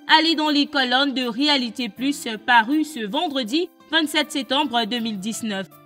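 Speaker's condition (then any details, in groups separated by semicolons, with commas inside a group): No condition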